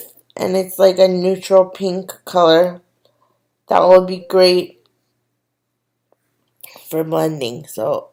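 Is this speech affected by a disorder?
Yes: cerebral palsy; physical disability.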